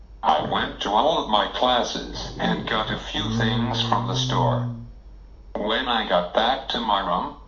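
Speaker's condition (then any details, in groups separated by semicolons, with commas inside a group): Cerebral palsy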